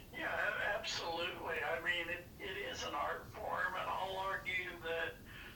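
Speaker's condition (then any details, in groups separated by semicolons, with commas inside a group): Parkinson's disease; hand tremors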